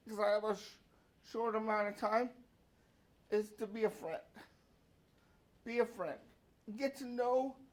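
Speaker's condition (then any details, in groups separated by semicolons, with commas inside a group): Cerebral palsy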